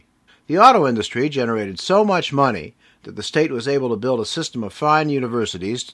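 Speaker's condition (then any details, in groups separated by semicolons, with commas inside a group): No condition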